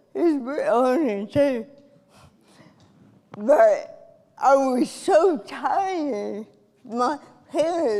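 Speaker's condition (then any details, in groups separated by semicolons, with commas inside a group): Cerebral palsy; from birth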